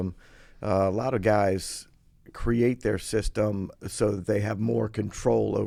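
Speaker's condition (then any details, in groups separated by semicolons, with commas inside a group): No condition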